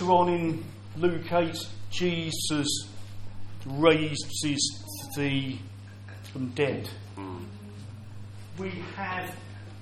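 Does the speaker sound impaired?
Yes: stammer; audible stammer; here prolonged sounds, blocks.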